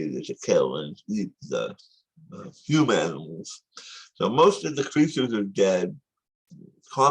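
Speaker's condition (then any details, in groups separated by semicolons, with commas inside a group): Tongue cancer surgery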